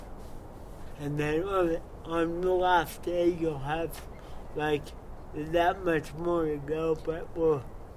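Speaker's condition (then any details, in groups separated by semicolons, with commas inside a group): Cerebral palsy; from birth, wheelchair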